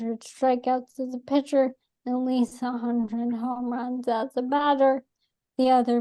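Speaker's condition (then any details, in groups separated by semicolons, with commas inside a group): ALS; atypical case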